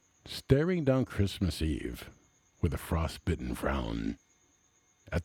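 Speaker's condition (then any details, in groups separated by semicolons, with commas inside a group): No condition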